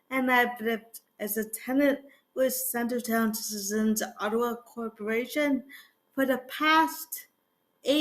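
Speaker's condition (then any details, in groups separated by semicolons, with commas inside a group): Cerebral palsy; fall risk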